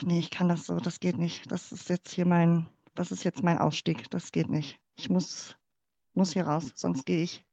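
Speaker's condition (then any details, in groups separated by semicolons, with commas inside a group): Cleft palate; congenital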